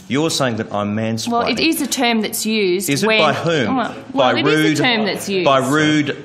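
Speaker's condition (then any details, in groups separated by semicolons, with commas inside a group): No condition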